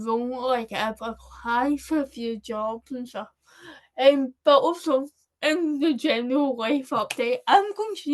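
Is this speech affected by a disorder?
Yes: cerebral palsy.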